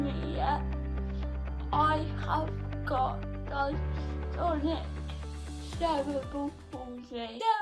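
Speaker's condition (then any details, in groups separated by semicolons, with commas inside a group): Cerebral palsy; not quadriplegic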